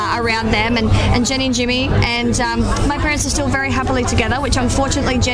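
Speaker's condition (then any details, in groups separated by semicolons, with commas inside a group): Cleft palate; congenital cleft palate, born with no roof of mouth, multiple surgeries; unable to swallow or sing as a child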